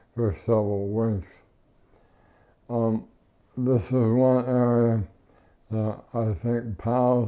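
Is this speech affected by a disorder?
Yes: ALS; tracheotomy, ventilator, wheelchair.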